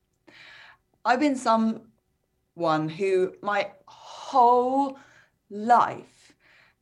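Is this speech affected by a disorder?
Yes: speech impairment, word-finding; congenital AVM, sudden slurred speech then collapse, emergency surgery, half skull removed, cranioplasty with plastic skull; about a year since onset, relearning to talk, strong speech recovery, non-linear progress; word-finding difficulty, speech feels fine internally, initially no speech, comprehension intact, long unable to form sentences.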